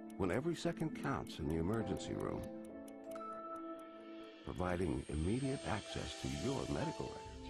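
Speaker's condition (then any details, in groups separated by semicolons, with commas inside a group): No condition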